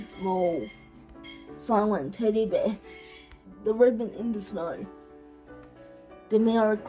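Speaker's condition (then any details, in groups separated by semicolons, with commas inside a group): Cerebral palsy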